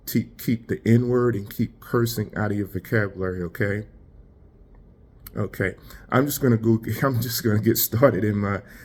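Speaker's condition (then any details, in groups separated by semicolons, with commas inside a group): No condition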